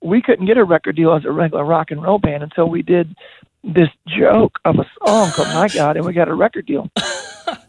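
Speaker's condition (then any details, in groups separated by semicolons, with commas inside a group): Voice disorder; progressive voice disorder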